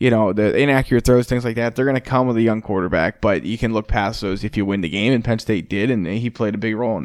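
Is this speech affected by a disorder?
No.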